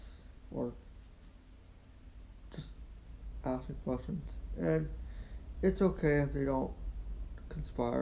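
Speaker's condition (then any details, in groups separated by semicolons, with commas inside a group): Quadriplegic cerebral palsy; history of swallowing problems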